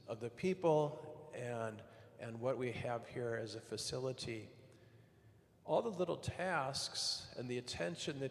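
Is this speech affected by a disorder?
No.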